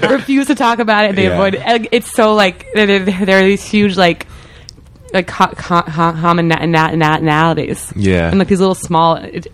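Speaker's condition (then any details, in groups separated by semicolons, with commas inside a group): Stuttering; overt stuttering; pretty overt stuttering, lets stuttering happen naturally; stuttering heard by others all the time, takes a lot of energy; repeated sounds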